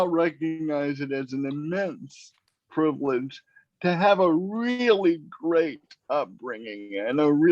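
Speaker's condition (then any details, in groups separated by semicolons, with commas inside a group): Cerebral palsy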